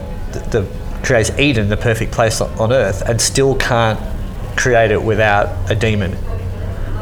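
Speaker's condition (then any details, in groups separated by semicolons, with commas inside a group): Cleft lip and palate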